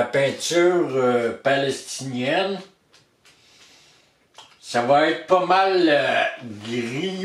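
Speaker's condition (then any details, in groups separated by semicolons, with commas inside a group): Traumatic brain injury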